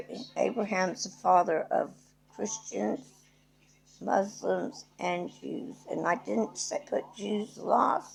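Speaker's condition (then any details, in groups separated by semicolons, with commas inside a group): Cerebral palsy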